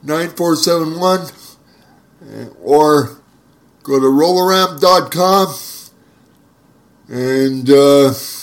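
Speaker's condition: Spastic cerebral palsy; uses wheelchair

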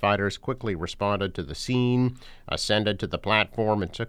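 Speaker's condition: No condition

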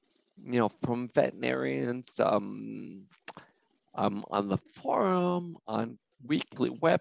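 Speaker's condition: Spinocerebellar ataxia; self-experimenting on own symptoms

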